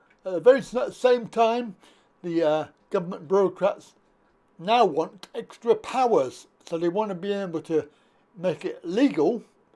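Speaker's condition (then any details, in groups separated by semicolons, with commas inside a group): Cerebral palsy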